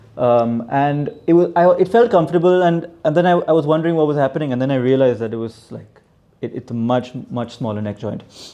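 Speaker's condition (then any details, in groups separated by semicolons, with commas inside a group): No condition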